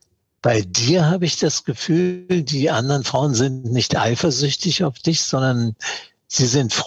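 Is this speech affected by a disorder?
Yes: Parkinson's disease; diagnosed at age 75, years of trembling before diagnosis, once put down to stage fright; milder course than severe cases.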